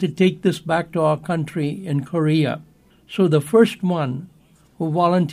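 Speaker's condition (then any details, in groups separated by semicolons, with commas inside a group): No condition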